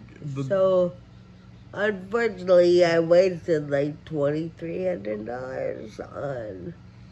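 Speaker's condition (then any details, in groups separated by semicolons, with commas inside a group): Friedreich ataxia, severe; some control of all limbs, lacks fine motor control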